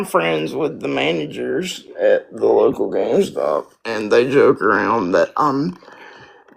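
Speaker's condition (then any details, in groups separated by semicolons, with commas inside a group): Spastic quadriplegic cerebral palsy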